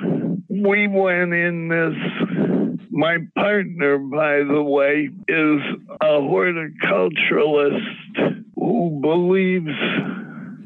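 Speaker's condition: Parkinson's disease

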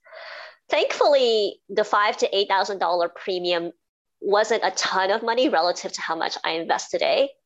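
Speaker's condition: Cleft palate and cleft lip; speech described as very clear after speech therapy

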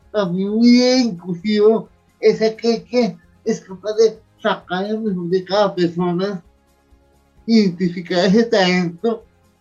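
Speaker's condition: Cerebral palsy; near death as newborn

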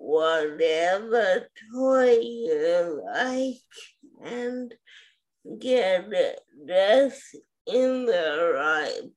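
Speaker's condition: Spastic quadriplegic cerebral palsy; accidental spasm

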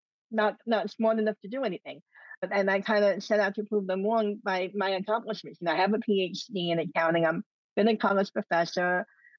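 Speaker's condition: Cleft lip and palate; congenital cleft lip and palate, no single known cause, multiple surgeries throughout life, ongoing medical and dental needs

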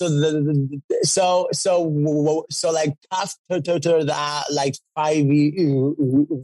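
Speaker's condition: Stutter; stutter goes away when singing; repeated sounds, repeated words

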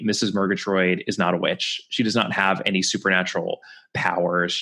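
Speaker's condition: No condition

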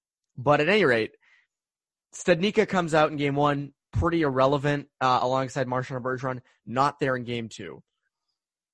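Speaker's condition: No condition

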